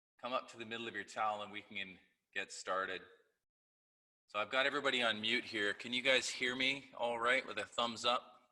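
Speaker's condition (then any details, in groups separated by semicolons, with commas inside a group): No condition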